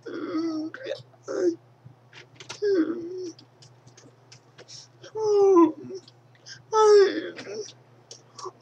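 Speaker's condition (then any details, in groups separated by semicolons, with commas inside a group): Cerebral palsy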